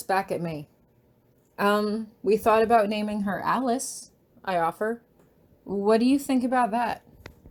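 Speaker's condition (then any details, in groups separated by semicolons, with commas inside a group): No condition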